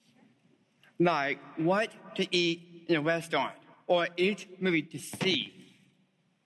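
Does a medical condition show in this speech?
Yes: Down syndrome; diagnosed at birth; giving talk at Spring q conference with wife Christy; host urges listeners to listen closely.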